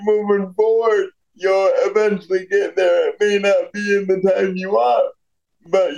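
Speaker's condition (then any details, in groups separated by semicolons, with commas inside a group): Cerebral palsy; walks with walker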